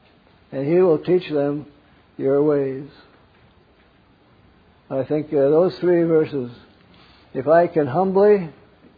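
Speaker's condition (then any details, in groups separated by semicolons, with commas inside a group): Parkinson's; wakes up around 3 am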